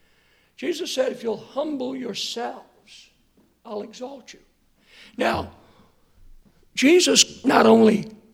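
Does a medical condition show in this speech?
Yes: hoarseness after vocal cord surgery; hoarse voice, hard to hear.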